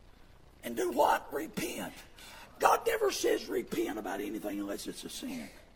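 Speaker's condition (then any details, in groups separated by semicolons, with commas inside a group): Vocal fold paralysis, bilateral; speaks with false vocal folds; voice partly regained since loss about 9 years ago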